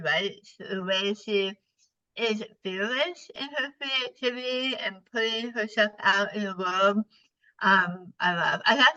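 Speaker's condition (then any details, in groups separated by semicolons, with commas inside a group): Partial glossectomy for tongue cancer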